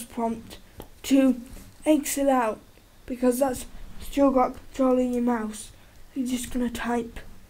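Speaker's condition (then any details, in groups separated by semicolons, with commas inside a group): Cerebral palsy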